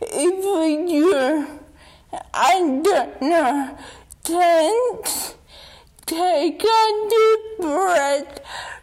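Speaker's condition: Dystonia; brain damage sometimes in basal ganglia, lost control over body, nervous system affected, wheelchair user, hands affected; physical, occupational, speech therapy, therapeutic recreation at CRIT, Teletón USA, about 8 years, tires after therapy; takes deep breath and relaxes when tense to gain control, calms before able to speak

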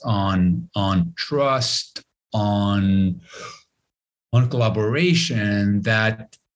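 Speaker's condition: Stutter; lifelong stutter, grew up stuttering in Lebanon, avoided speaking almost entirely for over 25 years; learned breathing technique to control stuttering, joined Toastmasters, speaks professionally, stand-up comedy; stutter may sound like internet problems, repeated fillers such as eh; repeated words, prolonged sounds

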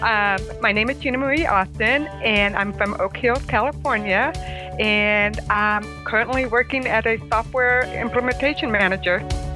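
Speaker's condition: Congenital hearing loss, congenital, about 75% hearing loss; mother had German measles in pregnancy

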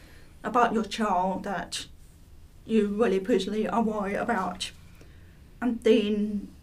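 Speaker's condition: Profound deafness

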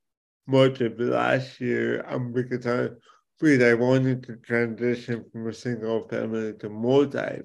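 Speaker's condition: Cerebral palsy; affects speech

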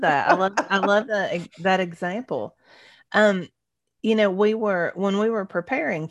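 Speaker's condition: No condition

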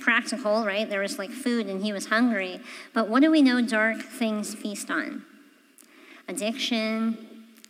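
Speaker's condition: Cleft palate; congenital

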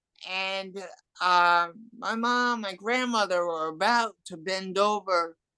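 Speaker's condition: Cerebral palsy and hearing loss; hearing loss from birth, wobbly gait, poor hearing, broke leg on stage, emergency surgery

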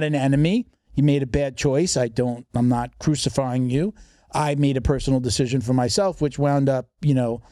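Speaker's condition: No condition

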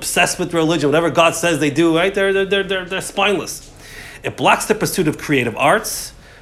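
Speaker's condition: No condition

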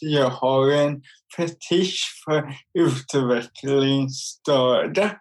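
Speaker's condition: Cerebral palsy; intellect unaffected

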